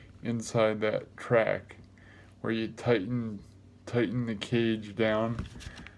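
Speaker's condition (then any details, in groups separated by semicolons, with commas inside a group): Cerebral palsy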